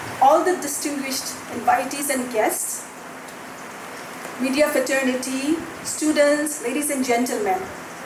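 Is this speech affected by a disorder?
No.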